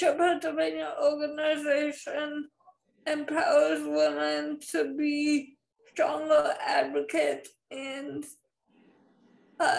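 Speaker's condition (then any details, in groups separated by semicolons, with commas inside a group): Spastic cerebral palsy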